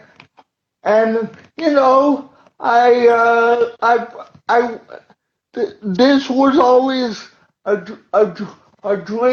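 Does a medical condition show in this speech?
Yes: cerebral palsy; uses wheelchair.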